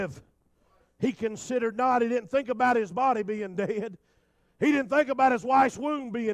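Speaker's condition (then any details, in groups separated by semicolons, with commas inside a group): No condition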